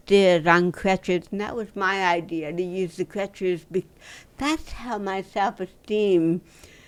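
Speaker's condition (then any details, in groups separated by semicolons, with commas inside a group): Dystonia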